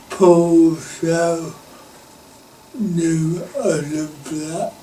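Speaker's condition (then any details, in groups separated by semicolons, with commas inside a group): Cerebral palsy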